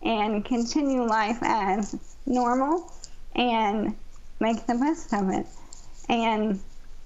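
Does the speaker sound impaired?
Yes: ALS; ALS over 15 years since diagnosis.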